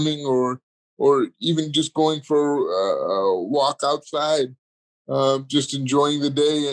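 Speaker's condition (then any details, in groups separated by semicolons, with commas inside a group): Cerebral palsy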